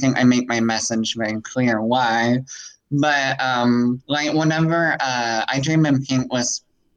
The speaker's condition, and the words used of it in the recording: Cleft palate. So, like, that sort of, like, messed with my vocal tonality.